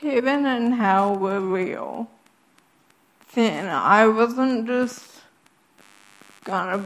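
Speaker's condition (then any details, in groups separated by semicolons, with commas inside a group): Friedreich's ataxia; cannot speak if quiet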